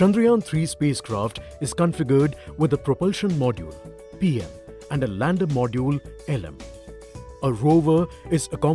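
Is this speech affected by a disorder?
No.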